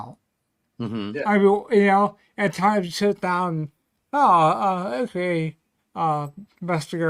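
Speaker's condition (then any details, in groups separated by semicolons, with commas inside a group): Ataxia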